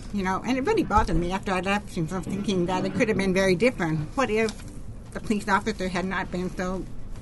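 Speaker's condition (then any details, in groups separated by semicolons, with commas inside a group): Deafness, profound, genetic, severe; born hearing or hard of hearing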